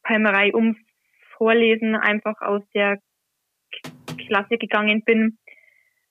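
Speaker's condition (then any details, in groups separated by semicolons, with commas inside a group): Stuttering; covert stuttering hidden over ten years, avoided words anticipated to be stuttered; no longer hidden, reads Gospel in church, practices reading at home beforehand; reading aloud in church not stutter-free; blocks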